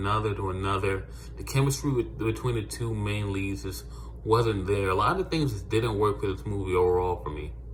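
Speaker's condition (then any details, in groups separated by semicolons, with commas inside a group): No condition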